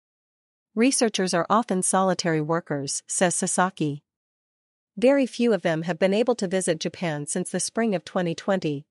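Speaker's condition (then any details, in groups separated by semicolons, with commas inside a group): No condition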